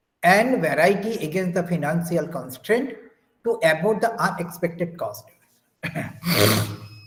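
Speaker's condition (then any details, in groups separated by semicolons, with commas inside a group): No condition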